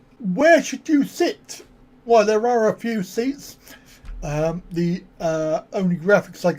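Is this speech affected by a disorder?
Yes: cerebral palsy; back surgery.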